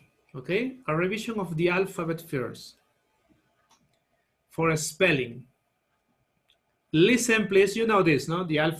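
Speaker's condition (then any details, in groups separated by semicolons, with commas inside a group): No condition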